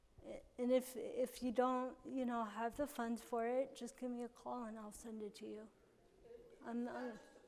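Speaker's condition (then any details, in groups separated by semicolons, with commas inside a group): Cerebral palsy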